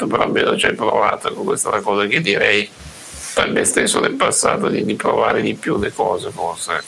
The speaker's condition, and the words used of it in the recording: Muscular dystrophy. Ventilatore per la respirazione che lo utilizzo anche di giorno e grazie a quello io comunque riesco a parlare, riesco a poter anche respirare più,